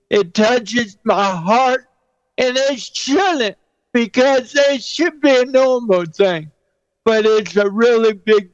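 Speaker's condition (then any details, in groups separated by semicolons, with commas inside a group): Cerebral palsy; 49 years with condition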